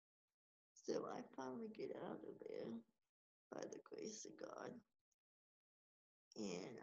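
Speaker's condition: Cerebral palsy; age 32, wheelchair user

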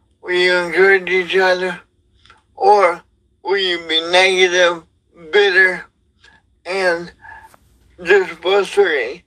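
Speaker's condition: Cerebral palsy; wheelchair user

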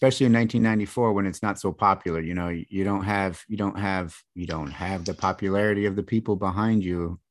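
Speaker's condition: No condition

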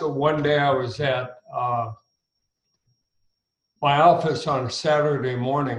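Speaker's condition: ALS; ALS with throat onset

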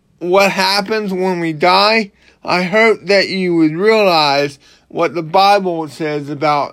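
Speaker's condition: Cerebral palsy; cerebral palsy since birth

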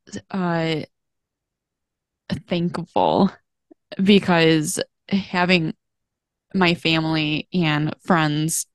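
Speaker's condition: Aphasia; no speech or voice at first, relearned reading, writing, speaking, occasional word substitutions, word-finding trouble

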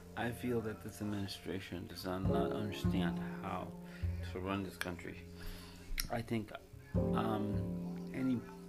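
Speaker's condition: Cerebral palsy; pre-op sedatives

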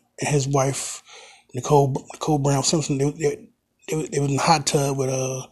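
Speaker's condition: Stutter; speech impediment; stumbles over words mid-sentence, repeats words, still gets words out; repeated sounds, repeated words

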